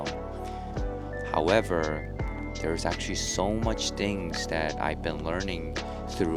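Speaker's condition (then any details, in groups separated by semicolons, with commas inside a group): No condition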